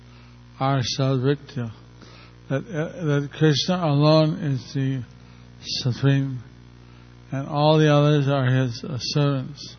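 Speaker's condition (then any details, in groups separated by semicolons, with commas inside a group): Stroke; a little over a year since stroke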